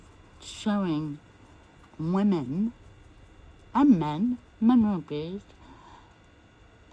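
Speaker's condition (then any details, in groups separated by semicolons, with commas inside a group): MND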